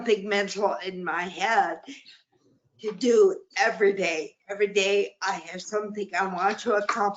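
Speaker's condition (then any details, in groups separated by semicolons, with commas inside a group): Ataxia; Friedreich's form, late adult onset, balance, coordination, walking affected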